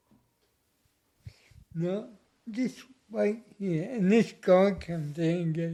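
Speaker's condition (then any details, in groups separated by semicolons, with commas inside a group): Cerebral palsy; speech noticeably affected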